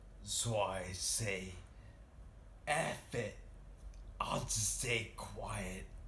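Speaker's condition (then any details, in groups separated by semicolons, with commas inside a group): Traumatic brain injury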